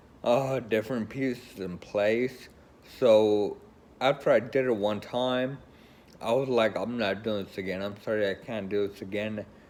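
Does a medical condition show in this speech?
Yes: Friedreich's ataxia; choosing a wheelchair.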